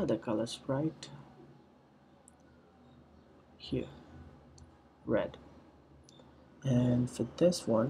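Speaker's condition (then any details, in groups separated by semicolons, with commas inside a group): No condition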